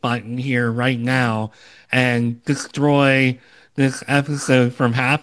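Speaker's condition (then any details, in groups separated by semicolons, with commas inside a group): Cleft lip and palate, Opitz G/BBB syndrome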